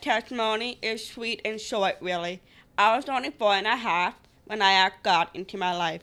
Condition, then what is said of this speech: Down syndrome. I'm afraid that people won't understand me because of my accent that comes along with my Down syndrome.